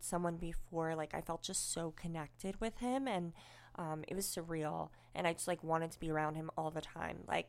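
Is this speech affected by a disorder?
Yes: cleft lip and palate, unilateral.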